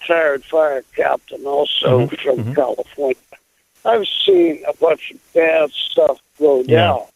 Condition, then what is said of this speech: Stroke. I had a stroke recently, so I hope you forgive me for the presentation